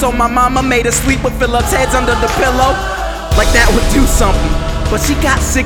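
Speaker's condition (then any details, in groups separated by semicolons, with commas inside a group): No condition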